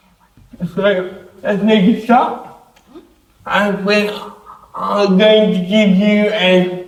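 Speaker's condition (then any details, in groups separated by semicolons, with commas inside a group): Cerebral palsy; affects hands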